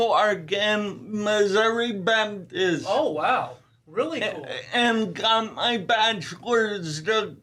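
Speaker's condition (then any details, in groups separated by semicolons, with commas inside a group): Ataxia telangiectasia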